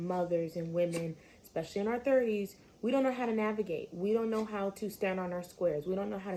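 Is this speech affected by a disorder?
No.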